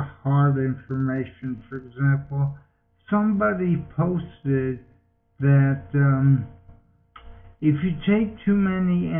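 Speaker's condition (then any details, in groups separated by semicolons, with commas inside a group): Multiple sclerosis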